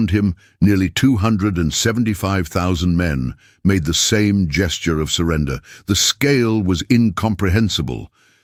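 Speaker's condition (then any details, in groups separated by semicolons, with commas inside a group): No condition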